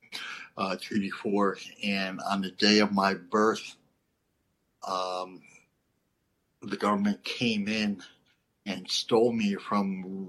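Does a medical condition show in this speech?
Yes: cleft lip and palate; lisp.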